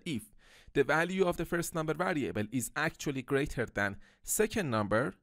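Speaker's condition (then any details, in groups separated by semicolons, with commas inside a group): No condition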